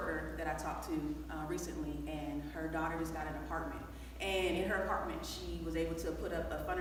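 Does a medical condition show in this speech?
No.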